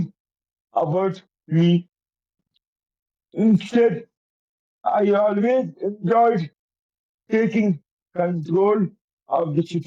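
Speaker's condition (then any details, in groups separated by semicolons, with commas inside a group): Cerebral palsy; affects coordination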